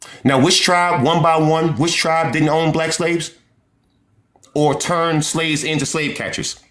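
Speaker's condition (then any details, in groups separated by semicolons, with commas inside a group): No condition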